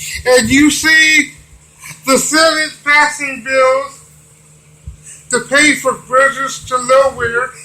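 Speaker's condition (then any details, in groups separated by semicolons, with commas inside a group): Cerebral palsy; wheelchair user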